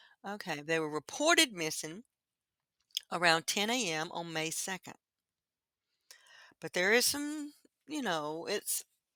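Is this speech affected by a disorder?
No.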